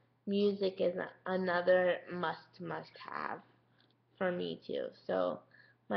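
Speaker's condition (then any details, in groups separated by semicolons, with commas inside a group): Cerebral palsy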